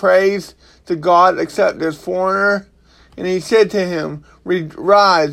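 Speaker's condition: Cerebral palsy; expected to last for life

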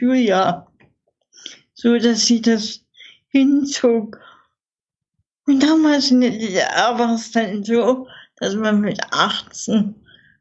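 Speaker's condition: Infantile cerebral palsy; from birth, not premature, spastic, worsening with growth, involuntary twitches, no handwriting, tracheotomy during double pneumonia; age 55, breathing-support mask machine for sleep, personal assistants; childhood speech therapy at Dresden University Clinic

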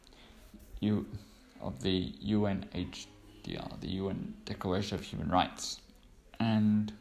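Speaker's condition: Cerebral palsy; diagnosed age two

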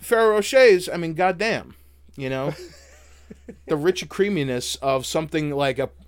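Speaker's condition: No condition

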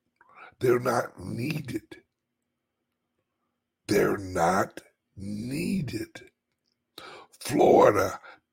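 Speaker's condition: Chronic voice problem; constant dry throat, urge to clear throat, stiff voice box loosening, easier when louder

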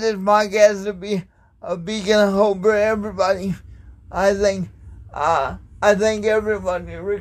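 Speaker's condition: Cerebral palsy

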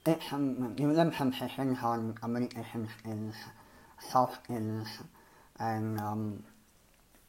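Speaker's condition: Cleft palate and lip; misaligned jaws

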